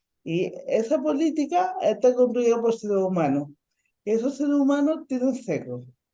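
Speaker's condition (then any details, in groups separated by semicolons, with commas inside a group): Ataxic cerebral palsy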